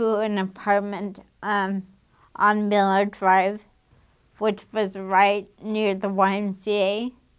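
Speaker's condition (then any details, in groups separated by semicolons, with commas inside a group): Damaged diaphragm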